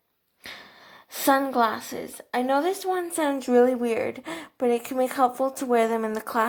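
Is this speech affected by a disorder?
Yes: cerebral palsy, athetoid.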